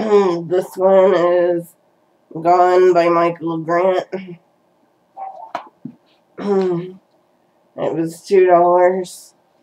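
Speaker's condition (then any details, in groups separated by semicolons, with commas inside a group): Cerebral palsy; first word not said quite right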